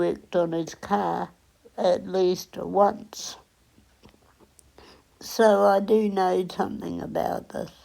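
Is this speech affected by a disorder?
Yes: cerebral palsy; onset at 8 days old.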